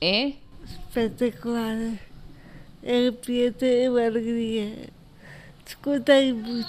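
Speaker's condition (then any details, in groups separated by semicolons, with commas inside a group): Cerebral palsy; hands not opening well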